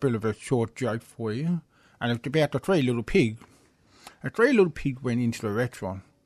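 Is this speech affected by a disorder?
Yes: hearing loss with cochlear implants; right implant 10-11 years ago, left 2-3 years later, 4-hour operation, dead hair cells, formerly hearing aids; asks others to speak slowly, struggles when people talk quickly.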